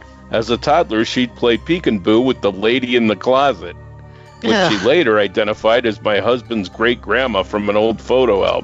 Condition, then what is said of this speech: None; typical speech.